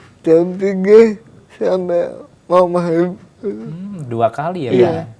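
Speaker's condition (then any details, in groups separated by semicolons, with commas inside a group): Cerebral palsy; does not limit daily activities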